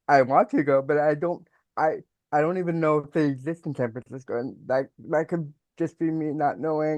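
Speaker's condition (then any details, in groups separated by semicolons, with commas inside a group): Cerebral palsy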